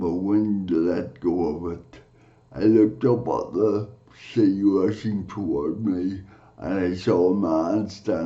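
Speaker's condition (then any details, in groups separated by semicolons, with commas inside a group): Cerebral palsy; from birth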